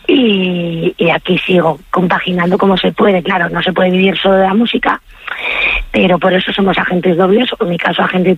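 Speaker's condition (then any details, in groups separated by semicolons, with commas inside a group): Vocal fold nodules; two nodules on vocal cords, forbidden to sing yet still performing, propolis and licorice remedy, candies; voice broken and hoarse after weekend of performances and five flights; switches to Bonnie Tyler or Joaquín Sabina songs when voice breaks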